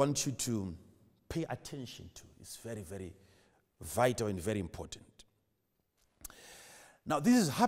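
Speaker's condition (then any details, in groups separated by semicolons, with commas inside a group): No condition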